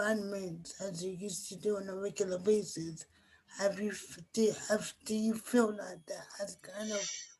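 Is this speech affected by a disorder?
Yes: cerebral palsy.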